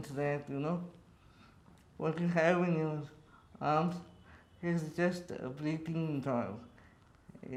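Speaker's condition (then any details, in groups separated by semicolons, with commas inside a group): Cerebral palsy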